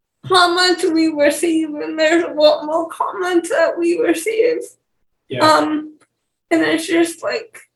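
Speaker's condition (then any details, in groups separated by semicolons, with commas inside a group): Cerebral palsy; speech issues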